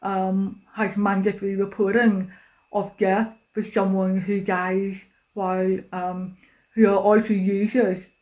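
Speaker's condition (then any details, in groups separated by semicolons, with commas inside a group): Deafness; cannot use telephone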